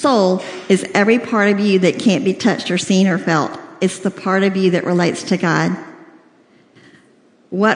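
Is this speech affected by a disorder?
Yes: cleft lip and palate, severe.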